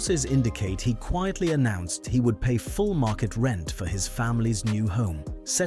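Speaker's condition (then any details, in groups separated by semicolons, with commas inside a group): No condition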